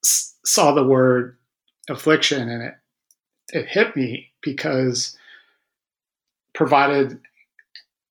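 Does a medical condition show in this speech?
Yes: stuttering; Stuttering since youth, fluency shaping without progress, avoidance-reduction therapy with Vivian Sisskin, Sisskin Stuttering Center; still stutters, open Stuttering with reduced reactivity; initial sound repetitions, stutters openly and more easily without struggle, varies day to day; here repeated words, blocks.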